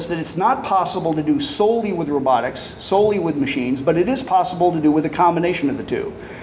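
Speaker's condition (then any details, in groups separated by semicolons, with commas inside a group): No condition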